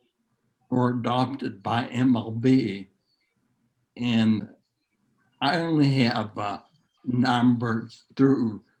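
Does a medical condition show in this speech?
Yes: neurological disease.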